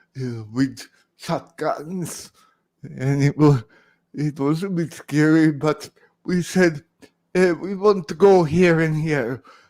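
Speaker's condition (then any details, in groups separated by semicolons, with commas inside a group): Cerebral palsy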